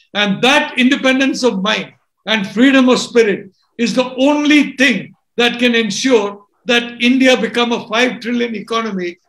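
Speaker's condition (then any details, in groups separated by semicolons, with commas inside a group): No condition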